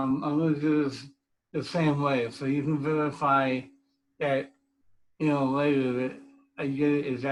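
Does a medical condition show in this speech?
Yes: cerebral palsy; speech impediment.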